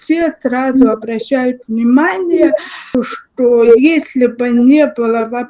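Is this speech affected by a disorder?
Yes: cerebral palsy, spastic diplegia.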